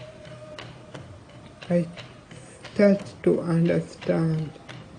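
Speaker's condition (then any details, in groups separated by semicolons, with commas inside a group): Cerebral palsy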